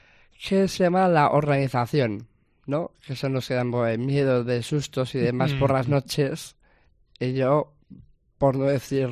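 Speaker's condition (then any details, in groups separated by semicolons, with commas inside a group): Down syndrome; trisomy 21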